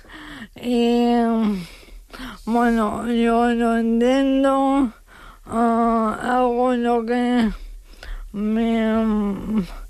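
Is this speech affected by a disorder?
Yes: ALS; diagnosed at about age 35; several years since diagnosis, slower progression, 24-hour care except sleep, caregiver helps mobility, hospital general rehabilitation.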